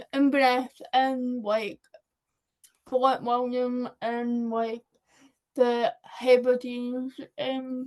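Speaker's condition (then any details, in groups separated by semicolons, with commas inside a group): Cerebral palsy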